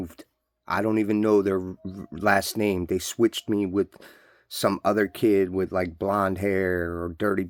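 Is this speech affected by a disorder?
No.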